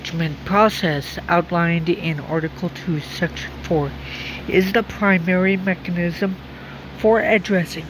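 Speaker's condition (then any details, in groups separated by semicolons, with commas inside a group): Cerebral palsy; from birth, walks with walker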